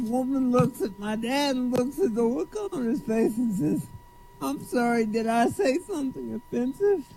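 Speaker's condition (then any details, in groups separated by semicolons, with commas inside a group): Cerebral palsy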